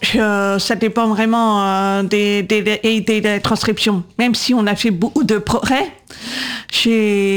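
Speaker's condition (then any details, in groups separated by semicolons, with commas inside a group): Congenital deafness, congenital, cytomegalovirus-related; severe at birth, diagnosed around 18 months, fell at 8 to profound; cochlear implants left at 8.5, right at 20-22, external processor, noisy places difficult, radio inaccessible; 20 years speech therapy for speaking and voice control, AI speech recognition poorly understands speech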